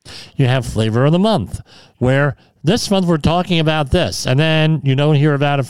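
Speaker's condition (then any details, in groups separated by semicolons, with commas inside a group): Cleft lip and palate; present since childhood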